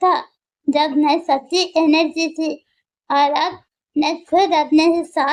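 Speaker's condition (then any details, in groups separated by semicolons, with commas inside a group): Muscular dystrophy; wheelchair user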